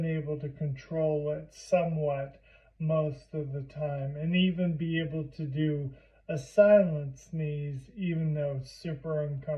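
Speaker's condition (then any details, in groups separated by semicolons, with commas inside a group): Primary lateral sclerosis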